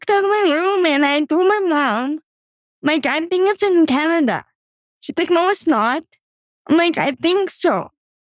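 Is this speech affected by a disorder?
Yes: cerebral palsy; from birth, doctors predicted never walking, took first steps, walks with walker, first tricycle at age 12; age 41, walks up to 10,000 steps daily with walker, rows, gym four days weekly.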